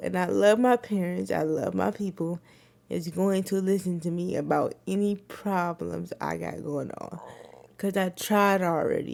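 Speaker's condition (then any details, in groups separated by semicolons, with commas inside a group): Cerebral palsy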